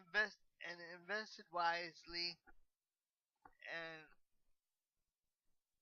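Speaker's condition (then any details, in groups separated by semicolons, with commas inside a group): Cerebral palsy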